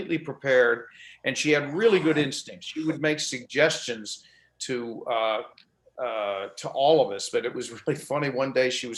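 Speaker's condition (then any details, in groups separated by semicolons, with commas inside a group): No condition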